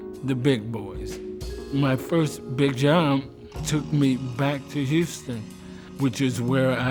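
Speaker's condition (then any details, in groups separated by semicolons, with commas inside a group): ALS; slurred speech early sign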